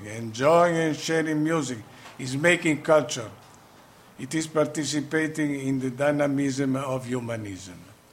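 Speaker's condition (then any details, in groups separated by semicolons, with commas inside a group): No condition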